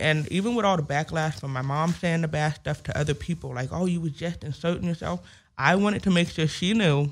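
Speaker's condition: Hearing loss with speech impediment; 70% deaf one ear

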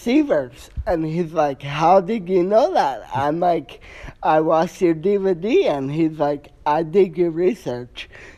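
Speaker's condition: Cerebral palsy; wheelchair since childhood

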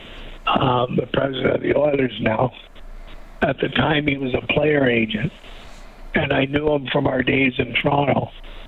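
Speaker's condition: ALS; right arm twitching onset, spread to all limbs, three years before diagnosis, not bulbar; spread to shoulders and breathing, on two of three approved treatments, one for four years; breathing affected, speech slightly affected

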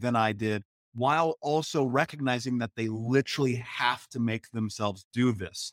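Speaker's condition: No condition

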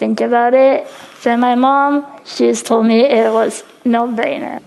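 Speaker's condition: Congenital muscular dystrophy; diagnosed as baby, wheelchair user, tracheostomy after left lung collapse, five surgeries; about 22 years since diagnosis, permanently on breathing machine via trach, caregiver cleans tubes round-the-clock; cannot breathe without machine, tracheostomy risked loss of voice and swallowing

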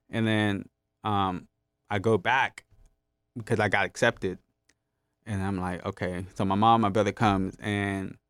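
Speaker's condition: Profound hearing loss, acquired, gentamicin-induced; right ear profound near deaf, left ear moderate, gentamicin-caused, hearing aids, lip reading; had speech therapy because of hearing loss

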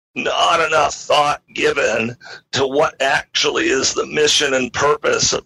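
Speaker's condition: Spasmodic dysphonia; weakened voice

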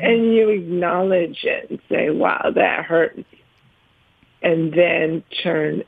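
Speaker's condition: ALS; about 7 years since diagnosis, slow progressor, types with eyes on computer

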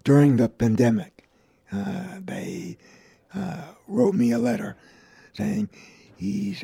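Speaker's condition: Vocal cord damage; right side and arm weak

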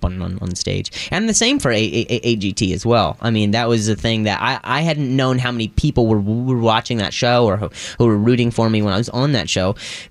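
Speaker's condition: Stuttering, acquired after sports injury; softball grounder hit throat, fell backwards, hit head, possible concussion; voice sometimes taken as fake, learned to sing; repeated words, blocks

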